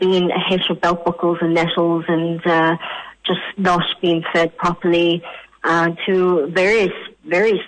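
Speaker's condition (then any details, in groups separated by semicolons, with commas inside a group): Cleft palate; congenital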